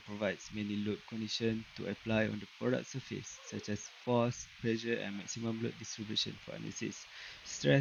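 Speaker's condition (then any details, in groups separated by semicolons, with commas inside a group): No condition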